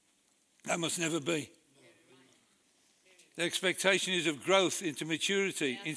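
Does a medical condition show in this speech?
Yes: Parkinson's disease; speech affected at brain scan, per doctors.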